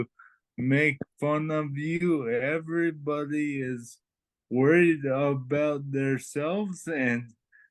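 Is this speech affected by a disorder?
Yes: traumatic brain injury; brain surgery.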